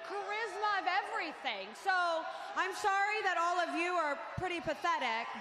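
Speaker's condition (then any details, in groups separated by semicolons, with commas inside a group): No condition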